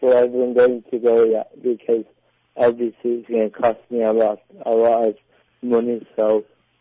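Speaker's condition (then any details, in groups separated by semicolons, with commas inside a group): Cerebral palsy; cerebral palsy from birth, predicted never to walk, walked with walking frame, prone to rounded shoulders; delayed development and talking, speech therapy paid by parents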